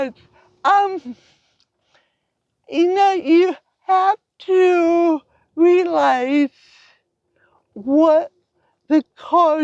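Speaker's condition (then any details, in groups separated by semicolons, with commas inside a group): Cerebral palsy; from birth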